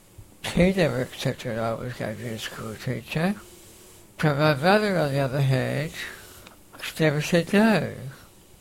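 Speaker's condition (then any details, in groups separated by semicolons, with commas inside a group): Facioscapulohumeral muscular dystrophy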